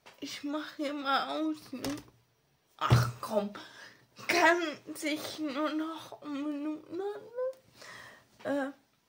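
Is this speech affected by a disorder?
Yes: ataxia; ataxia affecting hands and fingers.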